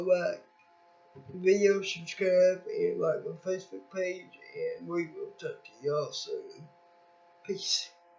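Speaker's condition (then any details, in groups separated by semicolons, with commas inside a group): Cerebral palsy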